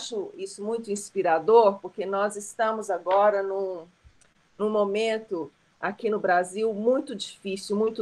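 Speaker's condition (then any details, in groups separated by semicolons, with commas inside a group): No condition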